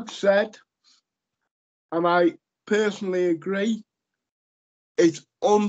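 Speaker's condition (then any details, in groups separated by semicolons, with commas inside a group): Cerebral palsy; lifelong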